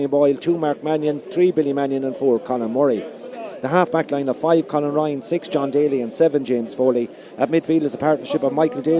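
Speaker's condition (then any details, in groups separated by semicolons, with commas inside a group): No condition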